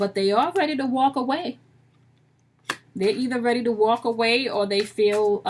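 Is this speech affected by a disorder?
No.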